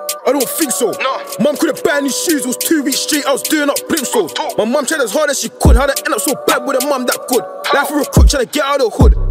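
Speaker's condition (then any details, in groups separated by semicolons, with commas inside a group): No condition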